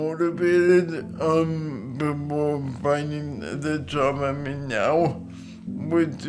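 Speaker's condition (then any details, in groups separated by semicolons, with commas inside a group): Cerebral palsy; physical disability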